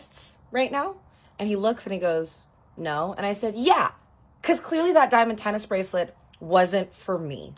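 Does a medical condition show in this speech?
No.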